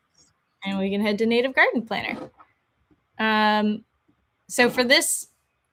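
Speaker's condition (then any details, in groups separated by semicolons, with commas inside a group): No condition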